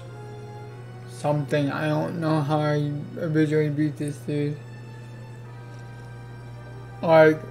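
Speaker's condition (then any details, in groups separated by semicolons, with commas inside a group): Cerebral palsy; affects legs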